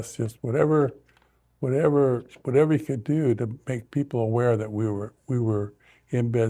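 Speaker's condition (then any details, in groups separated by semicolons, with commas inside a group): No condition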